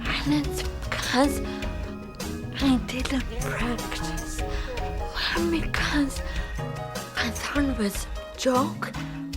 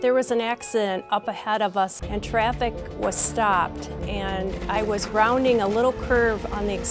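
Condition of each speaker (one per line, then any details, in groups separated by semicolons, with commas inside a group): Traumatic brain injury; car crash, coma; after coma from car crash; relearned swallowing, singing voice lost, much voice therapy
No condition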